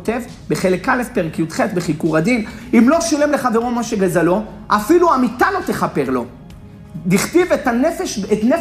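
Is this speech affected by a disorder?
No.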